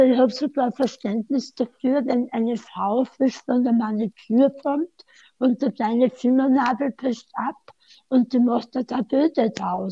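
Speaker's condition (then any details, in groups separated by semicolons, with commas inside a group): Tongue cancer surgery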